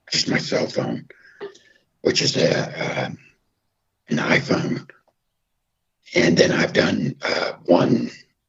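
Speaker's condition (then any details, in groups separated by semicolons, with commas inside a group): Throat cancer, half voicebox, partial laryngectomy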